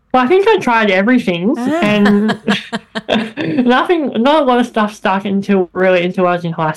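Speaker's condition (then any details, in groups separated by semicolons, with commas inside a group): Bilateral cleft lip and palate; many operations from 3 months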